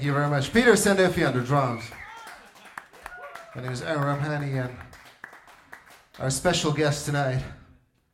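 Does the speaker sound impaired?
No.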